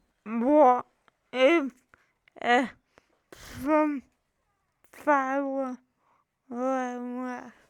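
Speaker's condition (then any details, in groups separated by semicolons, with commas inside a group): Cerebral palsy; from birth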